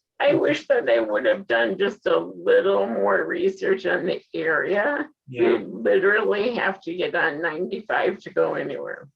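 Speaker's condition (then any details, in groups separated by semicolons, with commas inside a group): Spinal muscular atrophy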